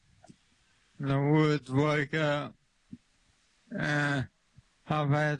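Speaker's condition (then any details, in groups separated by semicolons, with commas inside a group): ALS; limb onset, began right arm, spread to left arm and right leg, diagnosed at Duke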